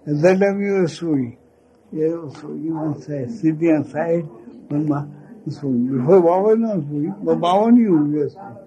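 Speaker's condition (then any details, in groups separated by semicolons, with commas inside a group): Speech loss after head injury; heavy speech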